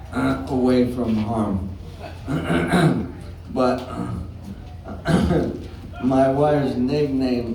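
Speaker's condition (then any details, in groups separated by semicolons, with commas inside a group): ALS; onset left hand weakness, then right hand; some speech trouble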